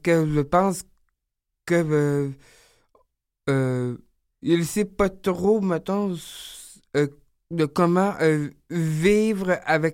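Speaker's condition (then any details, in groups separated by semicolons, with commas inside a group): Down syndrome; age 30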